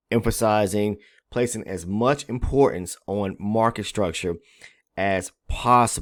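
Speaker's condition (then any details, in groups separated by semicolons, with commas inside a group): No condition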